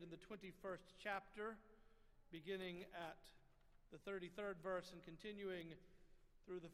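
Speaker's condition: No condition

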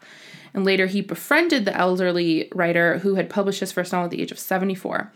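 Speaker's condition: No condition

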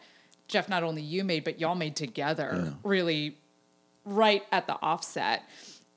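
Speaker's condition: No condition

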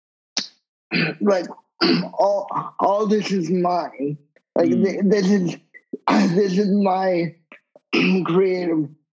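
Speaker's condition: Cerebral palsy; wheelchair user

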